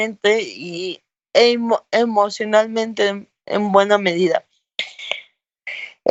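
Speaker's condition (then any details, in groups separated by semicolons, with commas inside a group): Cerebral palsy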